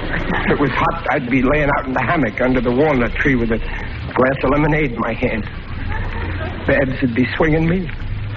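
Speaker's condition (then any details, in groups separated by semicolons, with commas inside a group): No condition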